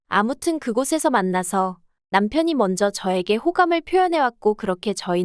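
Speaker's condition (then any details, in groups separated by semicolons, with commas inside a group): No condition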